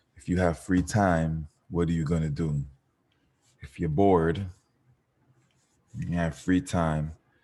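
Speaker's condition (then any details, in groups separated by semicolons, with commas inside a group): No condition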